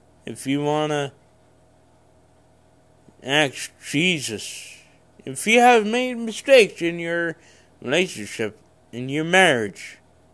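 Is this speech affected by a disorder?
Yes: cerebral palsy; congenital cerebral palsy, no known medical cause.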